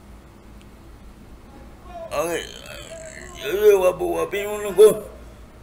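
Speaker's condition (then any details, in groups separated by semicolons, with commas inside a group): Cerebral palsy; present from birth; speech affected by condition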